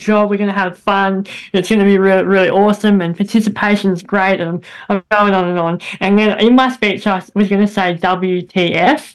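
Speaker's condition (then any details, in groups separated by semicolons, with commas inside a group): Bilateral cleft lip and palate; speech therapy in childhood and after operations into high school, once squeaky, very airy, nasal, much improved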